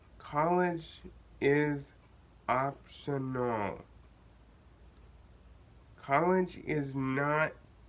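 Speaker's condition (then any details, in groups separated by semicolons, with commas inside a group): Cerebral palsy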